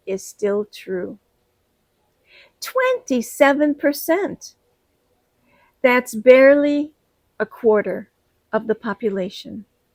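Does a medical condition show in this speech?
No.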